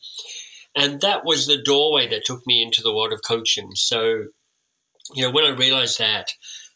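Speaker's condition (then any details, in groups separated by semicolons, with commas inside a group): Cleft lip and palate; orthodontic treatment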